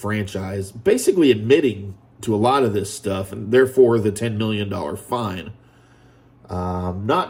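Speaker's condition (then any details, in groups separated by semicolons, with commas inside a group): No condition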